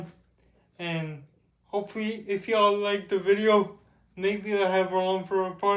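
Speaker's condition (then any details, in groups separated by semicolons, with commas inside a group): Cerebral palsy; with developmental delay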